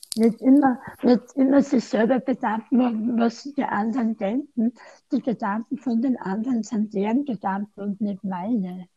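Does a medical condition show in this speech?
Yes: tongue cancer surgery; right tongue edge tumour into oral arch, HPV-linked, surgery then chemoradiation; onset nine years ago, considered cured; somewhat impaired, fast, may be unclear.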